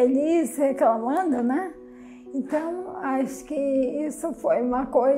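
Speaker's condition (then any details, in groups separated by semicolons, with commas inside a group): Amyotrophic lateral sclerosis; bulbar onset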